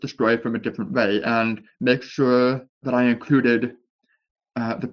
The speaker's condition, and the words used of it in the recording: Deafness. So the way that I'm speaking to you now is the product of years of speech therapy